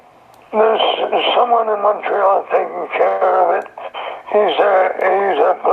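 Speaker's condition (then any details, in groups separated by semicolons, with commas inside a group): Throat cancer; voice described as practically gone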